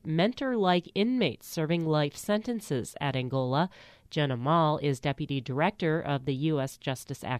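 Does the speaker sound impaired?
No.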